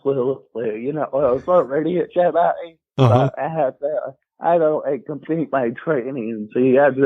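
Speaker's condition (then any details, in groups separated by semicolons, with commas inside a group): Muscular dystrophy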